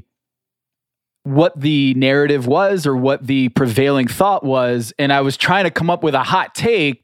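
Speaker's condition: No condition

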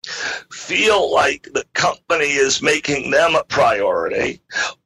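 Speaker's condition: Spasmodic dysphonia; acquired rare neurological voice disorder, adult onset while CEO; voice recovered a good bit, able to do interview, occasional throat clearing; weakened voice at onset, trouble speaking, could barely use voice, limited speaking to protect voice

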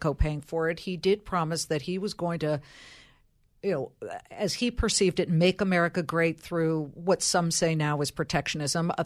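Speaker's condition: No condition

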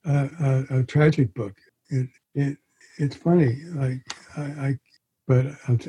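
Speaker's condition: Parkinson's disease; progressive

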